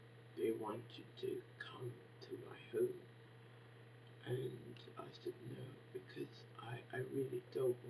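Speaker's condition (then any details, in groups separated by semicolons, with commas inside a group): Facial palsy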